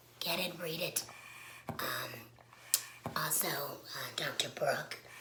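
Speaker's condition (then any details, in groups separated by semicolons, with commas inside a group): Laryngectomy; laryngectomy, tracheoesophageal puncture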